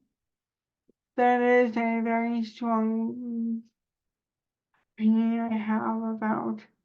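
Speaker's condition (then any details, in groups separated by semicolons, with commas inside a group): Cerebral palsy; spasticity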